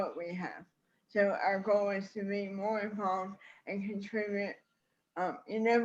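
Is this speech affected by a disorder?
Yes: ALS; speech slowing over about 4 years.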